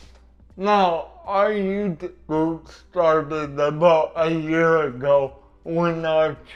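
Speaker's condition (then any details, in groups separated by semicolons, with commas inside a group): Cerebral palsy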